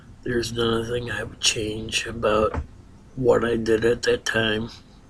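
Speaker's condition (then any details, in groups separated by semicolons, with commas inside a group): Ataxia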